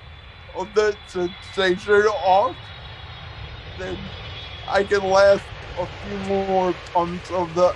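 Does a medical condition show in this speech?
Yes: cerebral palsy; quadriplegic, wheelchair user, can chew and eat solid food; age 32.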